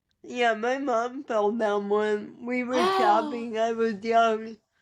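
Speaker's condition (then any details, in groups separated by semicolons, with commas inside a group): Cerebral palsy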